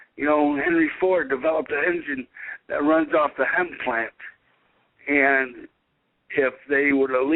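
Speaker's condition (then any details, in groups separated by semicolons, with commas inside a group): Cerebral palsy; able to speak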